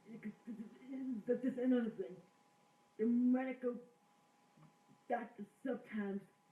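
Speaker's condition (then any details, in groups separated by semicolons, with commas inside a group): Cerebral palsy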